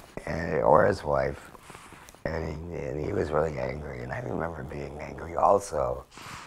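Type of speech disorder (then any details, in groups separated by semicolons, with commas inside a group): Electrolarynx speech; total laryngectomy for larynx cancer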